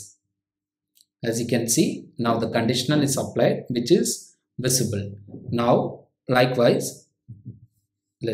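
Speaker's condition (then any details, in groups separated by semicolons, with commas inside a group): No condition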